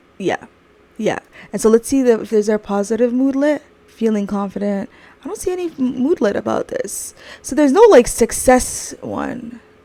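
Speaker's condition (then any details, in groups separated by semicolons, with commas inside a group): No condition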